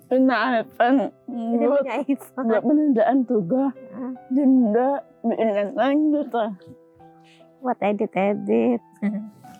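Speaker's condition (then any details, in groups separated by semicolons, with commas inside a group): Cerebral palsy; from birth, premature, physical limitations; communicates smoothly in conversation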